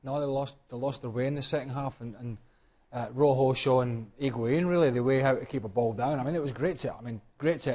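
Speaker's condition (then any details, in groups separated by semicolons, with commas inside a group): No condition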